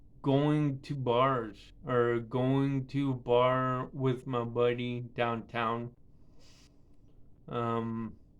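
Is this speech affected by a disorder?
Yes: cerebral palsy; affects speech and balance.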